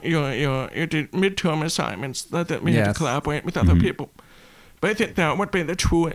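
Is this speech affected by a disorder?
Yes: deafness; brown cochlear implant on side of head, once damaged by water from hose and repaired; cannot answer phone calls, e.g. from Uber drivers.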